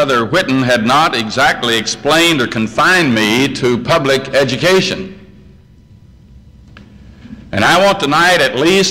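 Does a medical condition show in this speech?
No.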